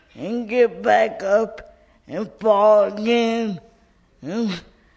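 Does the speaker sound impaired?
Yes: cerebral palsy; cerebral palsy from birth, did not get needed physical therapy in childhood; adult, wheelchair user, lives independently without 24-hour support.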